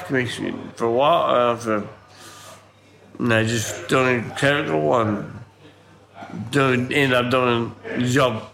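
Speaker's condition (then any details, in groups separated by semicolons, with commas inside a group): Ataxia from brain damage, cerebellar; internal injuries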